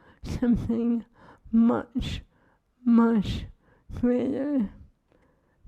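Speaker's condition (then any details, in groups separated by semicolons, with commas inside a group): ALS; cannot eat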